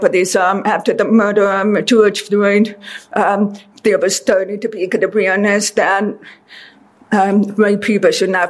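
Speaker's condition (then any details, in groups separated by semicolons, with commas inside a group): Deafness; deaf since childhood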